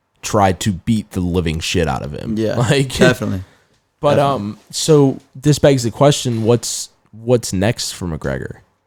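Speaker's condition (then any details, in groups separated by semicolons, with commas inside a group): No condition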